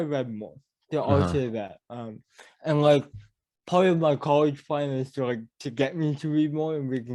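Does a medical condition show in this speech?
Yes: cerebral palsy; caused by birth trauma, spinal damage; mild speech impediment.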